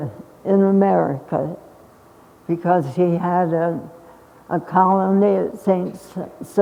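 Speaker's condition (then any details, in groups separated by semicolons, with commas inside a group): Essential tremor; more than half of life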